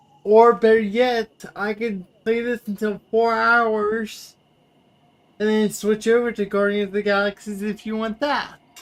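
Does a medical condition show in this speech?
Yes: cerebral palsy; wheelchair user.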